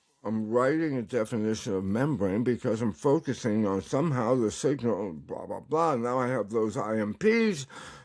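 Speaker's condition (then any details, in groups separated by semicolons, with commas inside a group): Tongue cancer; recovering, tongue exercises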